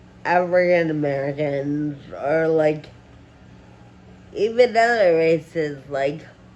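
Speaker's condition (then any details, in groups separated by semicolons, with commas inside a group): Friedreich ataxia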